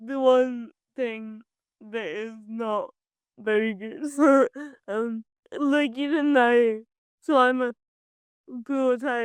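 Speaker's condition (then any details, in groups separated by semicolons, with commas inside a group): Cerebral palsy; from birth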